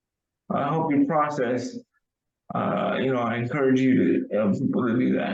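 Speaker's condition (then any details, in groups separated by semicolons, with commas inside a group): Cerebral palsy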